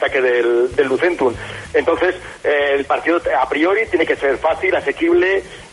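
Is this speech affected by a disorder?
No.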